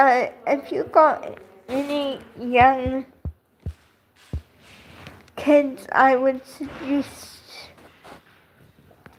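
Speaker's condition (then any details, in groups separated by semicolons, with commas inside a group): Cerebral palsy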